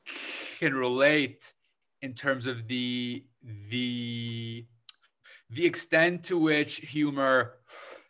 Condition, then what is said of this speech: Stuttering. I stutter in 6 of them, which, if you think about it, it really means I get to test people's patience internationally, guys.